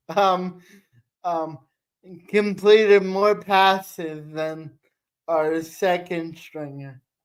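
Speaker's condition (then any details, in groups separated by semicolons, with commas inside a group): Cerebral palsy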